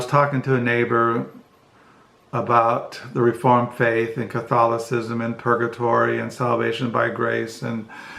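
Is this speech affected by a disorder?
No.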